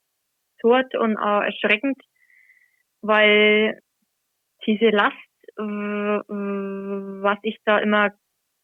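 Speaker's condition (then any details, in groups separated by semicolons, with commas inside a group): Stuttering; covert stuttering for many years, aware from about age 10, hidden until 21; not stutter-free when reading aloud, anticipates difficult words in advance, avoided words, trouble with t-words; blocks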